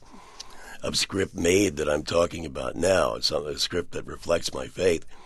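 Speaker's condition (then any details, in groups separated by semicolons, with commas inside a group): Partial laryngectomy for throat cancer, partial (80% of larynx removed); unable to speak about 2 years, early voice like Brando in The Godfather, improved, called sexy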